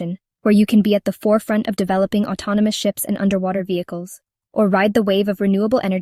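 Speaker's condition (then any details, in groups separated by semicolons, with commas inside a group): No condition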